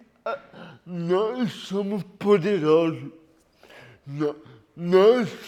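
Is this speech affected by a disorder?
Yes: cerebral palsy.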